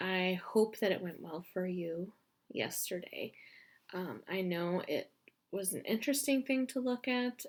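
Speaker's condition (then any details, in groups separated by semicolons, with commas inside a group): No condition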